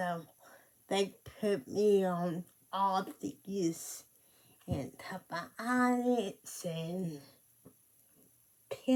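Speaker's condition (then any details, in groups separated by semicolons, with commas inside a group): Cerebral palsy; speech affected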